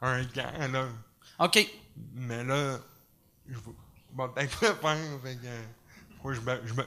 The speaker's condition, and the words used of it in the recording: Stuttering. Puis, pour vrai, je fais des, des jokes de bégaiement, puis je, dois les grains, sinon je suis plus capable.